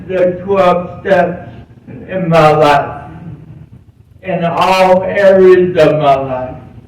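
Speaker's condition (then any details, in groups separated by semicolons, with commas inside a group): Cerebral palsy; present from birth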